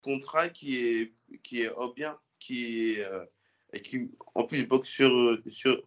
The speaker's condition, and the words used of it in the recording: Stuttering. Parfois, tu as un peu de bégaiement.